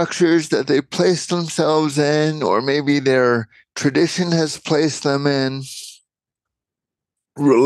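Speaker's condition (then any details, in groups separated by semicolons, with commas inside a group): Cerebral palsy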